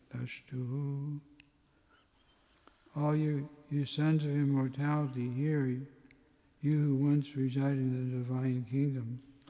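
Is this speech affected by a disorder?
Yes: Parkinson's; tremor.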